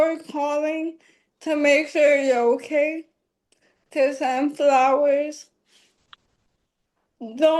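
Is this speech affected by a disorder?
Yes: ALS.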